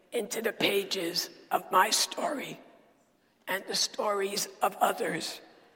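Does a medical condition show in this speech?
Yes: dysphonia; lost ability to sing.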